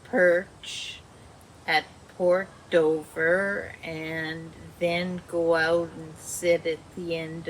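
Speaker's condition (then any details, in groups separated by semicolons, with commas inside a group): Dysarthria; caused by multiple sclerosis; speech worsening, still communicates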